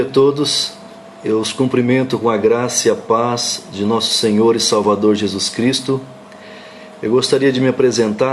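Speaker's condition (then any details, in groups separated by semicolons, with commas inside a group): No condition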